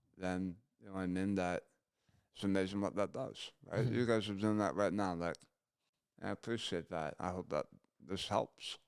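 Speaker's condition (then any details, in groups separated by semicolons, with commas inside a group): Gunshot injury to chin; speech much improved, may still be hard to understand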